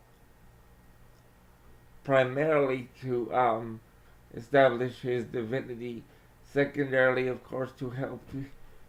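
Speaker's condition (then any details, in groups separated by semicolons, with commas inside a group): Cerebral palsy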